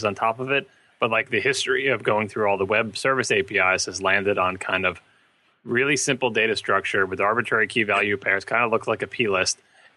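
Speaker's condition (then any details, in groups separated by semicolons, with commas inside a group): No condition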